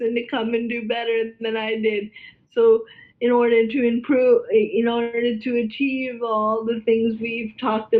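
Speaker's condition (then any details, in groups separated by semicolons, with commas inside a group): Cerebral palsy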